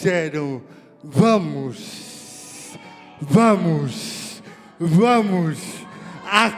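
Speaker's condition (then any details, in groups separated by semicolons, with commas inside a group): Cerebral palsy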